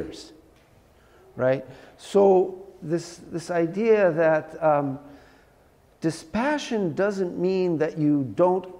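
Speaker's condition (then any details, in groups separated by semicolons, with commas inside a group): No condition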